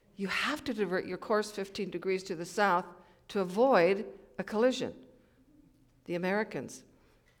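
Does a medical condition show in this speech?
No.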